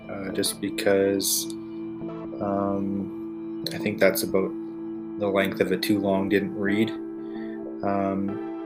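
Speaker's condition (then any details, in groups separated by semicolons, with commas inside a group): No condition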